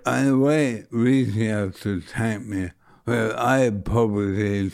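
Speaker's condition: Motor neuron disease; bulbar motor neuron disease, about a year since onset

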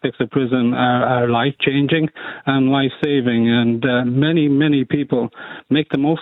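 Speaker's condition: No condition

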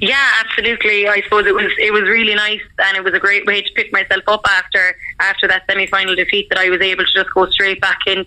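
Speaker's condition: No condition

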